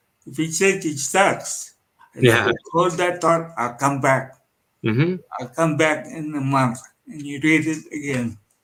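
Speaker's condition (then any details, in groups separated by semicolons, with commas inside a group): Cerebral palsy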